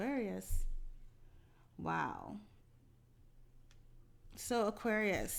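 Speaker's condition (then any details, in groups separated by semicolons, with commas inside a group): No condition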